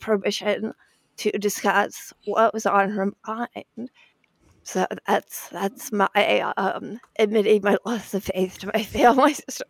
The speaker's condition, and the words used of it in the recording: Spasmodic dysphonia. And you want to give our audience a little bit more context on you so that they know their audio isn't glitching here?